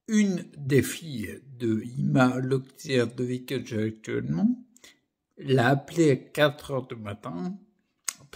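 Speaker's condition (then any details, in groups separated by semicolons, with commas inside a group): Primary progressive multiple sclerosis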